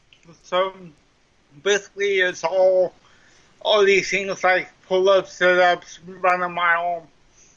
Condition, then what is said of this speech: Cerebral palsy. And I'm going to be joking about my speech impediment throughout the show.